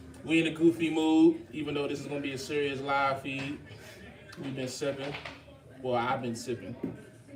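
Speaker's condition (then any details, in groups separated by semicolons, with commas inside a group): No condition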